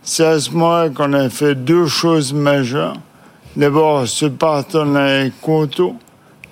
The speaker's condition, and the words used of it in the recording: ALS (motor neuron disease). Donc forcément, quand je viens face à vous, j'ai une voix difficile.